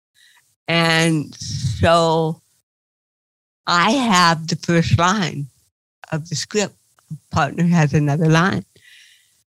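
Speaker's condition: Cerebral palsy; chronic pain

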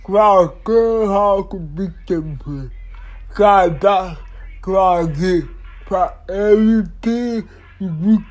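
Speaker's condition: Disability affecting speech; speech not clear, words not clear

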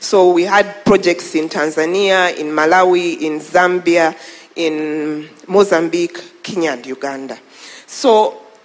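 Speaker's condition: No condition

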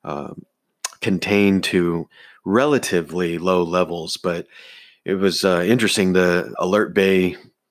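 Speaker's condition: No condition

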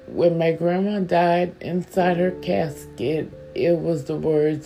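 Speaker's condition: Stroke with stutter; hands not working

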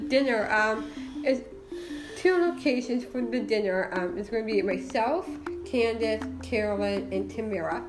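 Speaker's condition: Down syndrome

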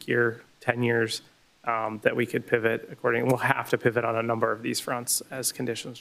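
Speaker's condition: No condition

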